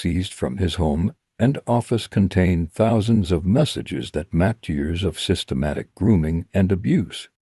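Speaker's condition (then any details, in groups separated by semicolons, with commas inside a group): No condition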